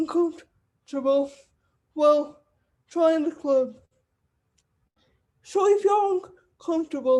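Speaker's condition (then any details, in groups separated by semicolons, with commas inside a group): Cerebral palsy; wheelchair user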